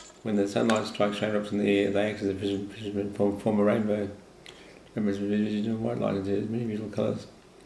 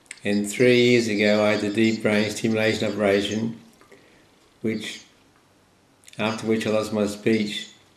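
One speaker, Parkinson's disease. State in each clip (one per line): SmallTalk DAF/FAF device off
SmallTalk DAF/FAF device on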